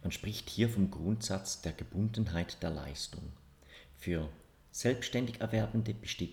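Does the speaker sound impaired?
No.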